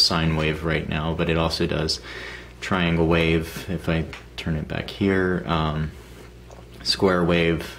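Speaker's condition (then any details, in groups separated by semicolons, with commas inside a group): No condition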